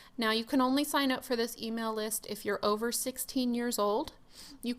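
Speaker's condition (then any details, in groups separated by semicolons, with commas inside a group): No condition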